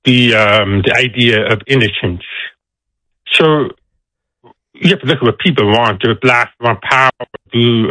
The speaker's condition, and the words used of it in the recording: Deafness. First, let me tell you, audience, I am deaf, so I have a deaf accent.